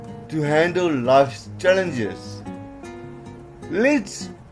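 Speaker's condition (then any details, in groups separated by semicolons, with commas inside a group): Cerebral palsy; trouble formulating words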